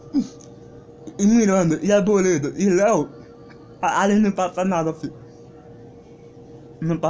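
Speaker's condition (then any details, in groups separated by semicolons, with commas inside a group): Cerebral palsy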